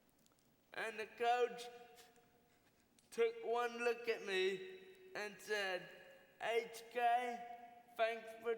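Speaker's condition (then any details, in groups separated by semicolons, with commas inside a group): Cerebral palsy; from birth, uses wheelchair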